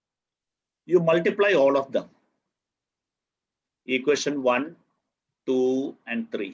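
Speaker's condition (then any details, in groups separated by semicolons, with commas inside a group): No condition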